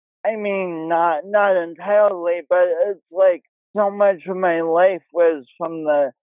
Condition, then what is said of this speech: Cerebral palsy. I feel so lucky to have gone forward and done it, even though my voice has a speech impediment quality to it, than waiting for some miracle to kill my voice before I start living my dream.